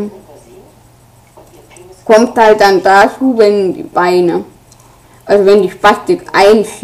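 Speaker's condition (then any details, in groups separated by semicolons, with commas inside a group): Infantile cerebral palsy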